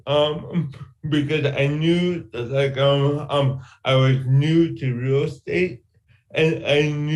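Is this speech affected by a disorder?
Yes: cerebral palsy; from birth.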